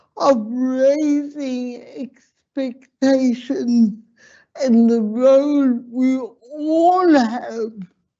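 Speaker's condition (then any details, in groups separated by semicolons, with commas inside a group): Slurred speech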